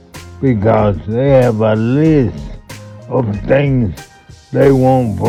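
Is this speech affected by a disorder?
Yes: multiple sclerosis.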